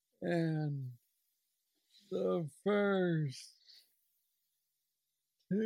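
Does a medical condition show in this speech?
Yes: Parkinson's disease; young onset at 35, neurostimulator brain implant after 2 years, works like brain pacemaker; about 9 years since diagnosis, most aggressive form, still progressing, no plateau, mobility struggles.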